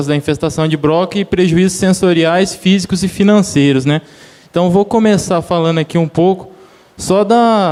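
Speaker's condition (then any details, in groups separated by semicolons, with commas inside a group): No condition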